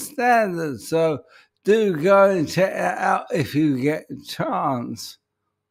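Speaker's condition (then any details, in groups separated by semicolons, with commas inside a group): ALS; voice may sound peculiar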